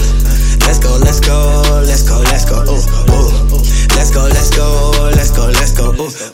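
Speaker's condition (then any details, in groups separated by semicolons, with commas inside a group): No condition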